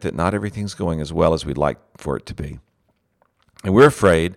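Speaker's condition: No condition

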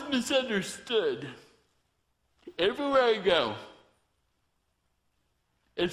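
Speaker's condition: Torsion dystonia; mild fibular cerebral palsy from birth, hand tremor found at age 5, rare torsion dystonia; drug-free, walking again after 2.5 years of water therapy, body still not controllable; vocal cords twist with torso, voice cannot be controlled, altered speech

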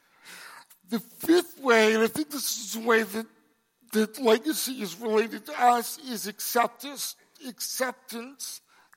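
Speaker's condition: Cerebral palsy; congenital

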